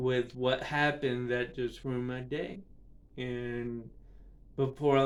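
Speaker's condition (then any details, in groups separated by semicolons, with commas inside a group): Cerebral palsy; affects speech and balance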